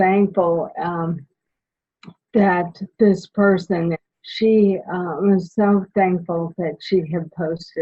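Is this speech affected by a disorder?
Yes: primary lateral sclerosis; slow-progressing ALS form; diagnosed almost 4 years ago, walks, cane outdoors; a little awkward, swallows mid-sentence, voice tires less now.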